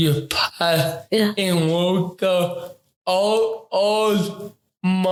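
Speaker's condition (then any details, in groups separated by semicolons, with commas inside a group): Ataxic cerebral palsy; affects talking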